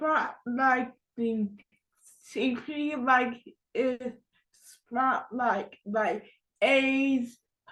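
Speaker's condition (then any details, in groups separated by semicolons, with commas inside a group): Cerebral palsy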